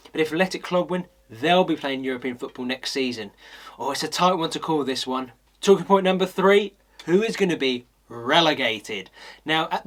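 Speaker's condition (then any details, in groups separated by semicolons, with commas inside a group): No condition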